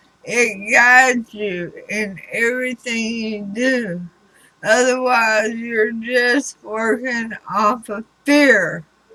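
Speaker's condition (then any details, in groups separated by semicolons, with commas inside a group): Throat cancer radiation damage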